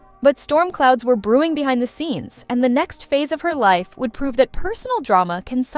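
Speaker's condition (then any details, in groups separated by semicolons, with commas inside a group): No condition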